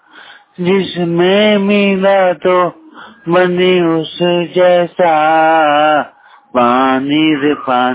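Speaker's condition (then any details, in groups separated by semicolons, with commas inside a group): Paralysis (lakva); about 2 to 2.5 years of continuous illness; still troubled by illness; voice somewhat worsened because of paralysis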